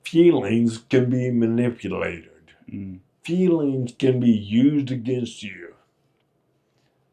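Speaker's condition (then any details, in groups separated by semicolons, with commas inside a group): Friedreich's ataxia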